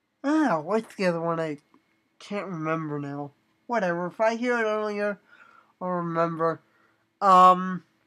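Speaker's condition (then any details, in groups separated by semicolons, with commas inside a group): Cerebral palsy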